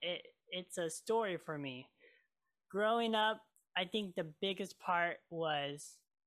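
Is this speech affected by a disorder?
Yes: cleft lip and palate; cleft made eating, talking and singing hard while growing up.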